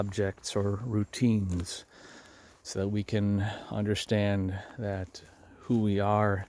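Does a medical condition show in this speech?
No.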